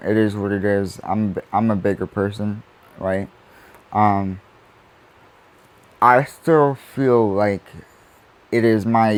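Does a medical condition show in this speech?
Yes: cerebral palsy; spastic quadriplegic, uses wheelchair.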